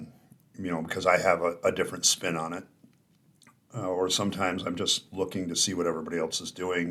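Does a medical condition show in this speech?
No.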